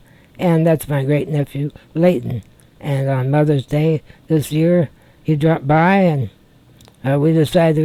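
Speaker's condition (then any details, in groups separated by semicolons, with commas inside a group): Spinal muscular atrophy type two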